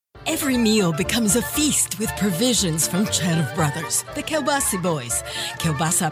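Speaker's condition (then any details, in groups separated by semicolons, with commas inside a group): No condition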